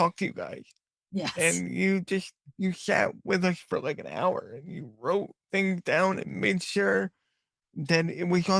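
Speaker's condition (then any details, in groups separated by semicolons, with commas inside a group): Cerebral palsy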